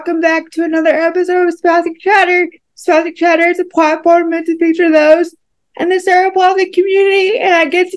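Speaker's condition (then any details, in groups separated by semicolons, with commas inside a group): Cerebral palsy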